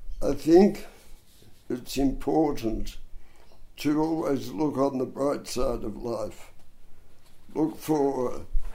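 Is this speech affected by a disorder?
Yes: dystonia and cerebral palsy; adult dystonia pulling neck backwards.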